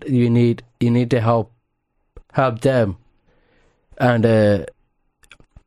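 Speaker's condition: Down syndrome; congenital, extra copy of chromosome 21; ears blocked during interview, asks for question to be repeated

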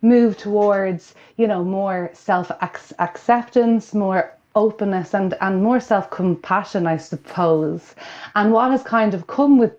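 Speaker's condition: Stammer; stammering since earliest memory, past speech and language therapy described as life changing; word, phrase and part-word repetitions, frequent um fillers, stammers on own name when introducing self; repeated sounds, repeated words

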